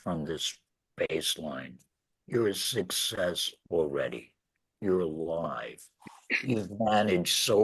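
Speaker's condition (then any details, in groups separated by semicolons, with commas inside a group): Laryngectomy; laryngectomy after throat cancer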